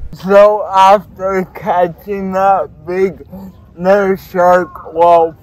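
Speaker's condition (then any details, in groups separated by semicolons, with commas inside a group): Cerebral palsy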